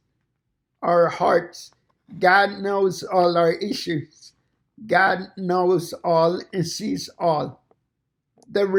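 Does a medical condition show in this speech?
Yes: cerebral palsy; fine motor impairment.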